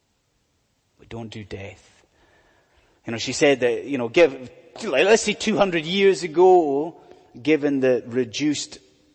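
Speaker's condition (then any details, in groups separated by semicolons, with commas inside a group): No condition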